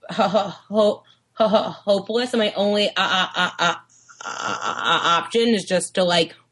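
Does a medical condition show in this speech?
Yes: stuttering; variable stuttering, past periods with shorter, less tight blocks; stuttering out of control lately, really long blocks that feel impossible to get out of; very long, changing stuttering easier when blocks shorter; here repeated sounds, blocks.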